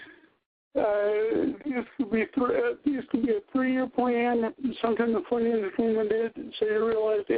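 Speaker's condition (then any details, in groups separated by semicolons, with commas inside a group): Cerebral palsy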